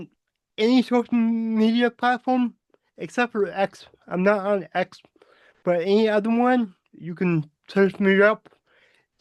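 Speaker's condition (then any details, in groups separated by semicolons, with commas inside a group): Cerebral palsy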